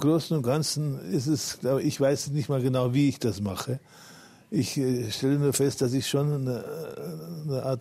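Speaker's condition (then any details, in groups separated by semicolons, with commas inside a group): Parkinson's disease; not trembling during interview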